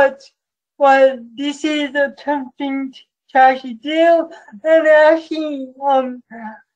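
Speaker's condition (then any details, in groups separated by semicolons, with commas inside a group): Cerebral palsy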